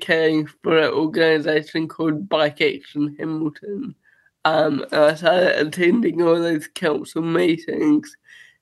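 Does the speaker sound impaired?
Yes: cerebral palsy.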